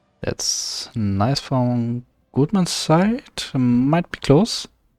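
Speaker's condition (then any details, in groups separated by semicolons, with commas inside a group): No condition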